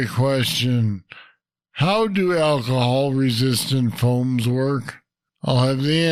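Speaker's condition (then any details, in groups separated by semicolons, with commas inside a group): Parkinson's disease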